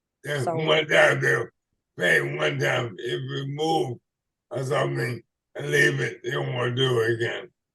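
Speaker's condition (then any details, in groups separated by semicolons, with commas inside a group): ALS/MND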